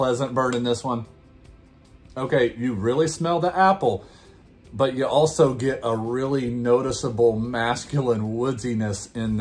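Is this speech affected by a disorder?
No.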